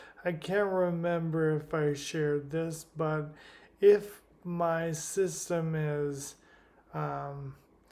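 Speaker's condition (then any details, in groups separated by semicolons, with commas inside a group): Primary lateral sclerosis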